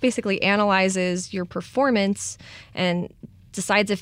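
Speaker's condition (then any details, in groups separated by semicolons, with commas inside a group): No condition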